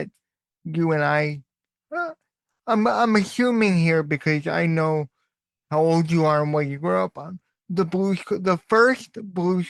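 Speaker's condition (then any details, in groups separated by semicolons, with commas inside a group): Cerebral palsy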